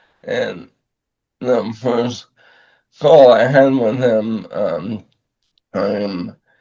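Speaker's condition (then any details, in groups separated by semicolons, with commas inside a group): ALS; about two years since onset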